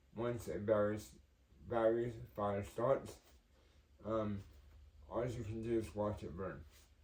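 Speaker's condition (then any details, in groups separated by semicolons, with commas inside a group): Cerebral palsy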